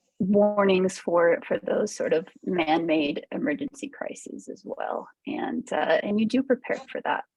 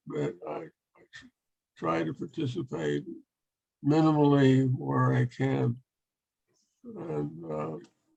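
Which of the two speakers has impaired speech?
The second: Parkinson's; long walks cause great distress.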